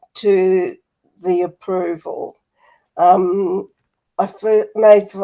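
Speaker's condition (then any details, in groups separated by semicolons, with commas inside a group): Motor neurone disease; PEG feeding tube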